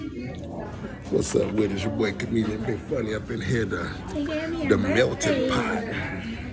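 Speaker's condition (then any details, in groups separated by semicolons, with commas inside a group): No condition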